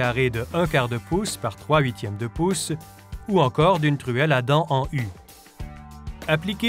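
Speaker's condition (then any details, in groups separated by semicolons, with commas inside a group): No condition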